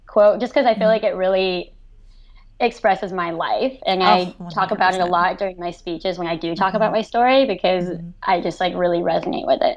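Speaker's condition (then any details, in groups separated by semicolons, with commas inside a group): Cleft lip and palate; severe cleft lip and palate, about 23 surgeries by 17, ischemic stroke at 18, post-stroke seizures; after stroke could not speak, text, write or converse, cognition impaired; speech pathologist and cognitive therapy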